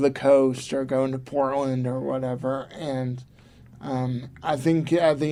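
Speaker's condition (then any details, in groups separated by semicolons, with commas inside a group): Cerebral palsy; from birth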